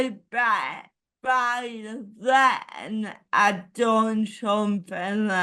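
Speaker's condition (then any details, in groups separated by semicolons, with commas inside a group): Cerebral palsy; ataxic type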